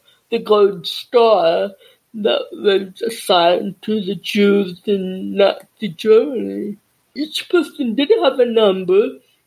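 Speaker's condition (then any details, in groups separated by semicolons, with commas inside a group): Deafness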